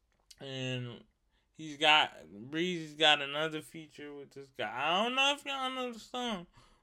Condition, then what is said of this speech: Cerebral palsy. So, if you think I'm yelling, just know I'm not yelling.